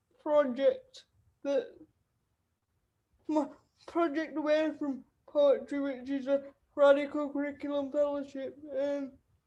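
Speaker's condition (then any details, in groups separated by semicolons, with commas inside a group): Cerebral palsy; wheelchair user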